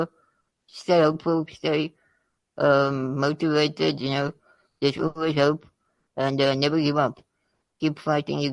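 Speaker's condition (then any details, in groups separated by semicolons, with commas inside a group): Spinal muscular atrophy type 2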